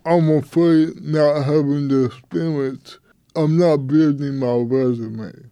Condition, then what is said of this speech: Cerebral palsy. Take it this morning, it would be real hard for you to understand what I'm trying to portray.